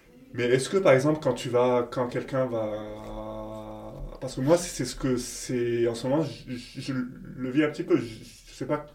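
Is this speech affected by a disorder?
Yes: stuttering; stutters since early childhood; hosts podcast Je bégaye, donc je suis, used as treatment to express himself better; stutter evolved over years of therapy with juliette de chassey, bellecour bégaiement; here repeated sounds, prolonged sounds.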